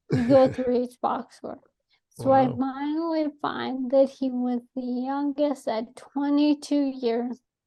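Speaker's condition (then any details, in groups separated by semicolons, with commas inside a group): ALS; atypical case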